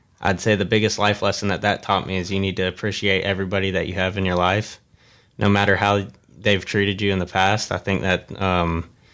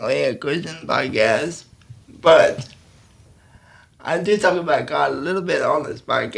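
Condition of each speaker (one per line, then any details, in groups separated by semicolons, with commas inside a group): No condition
Cerebral palsy; cannot type, dictates writing; atypical speech, concentrates on voice and pronunciation publicly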